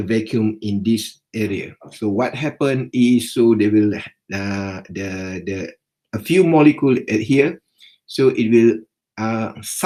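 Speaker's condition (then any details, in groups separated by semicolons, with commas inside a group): No condition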